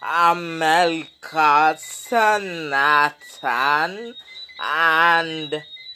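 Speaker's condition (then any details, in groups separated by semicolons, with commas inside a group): Speech impediment; no speech therapy yet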